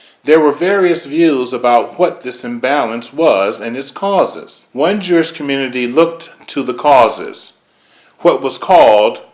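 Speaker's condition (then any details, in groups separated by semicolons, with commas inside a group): No condition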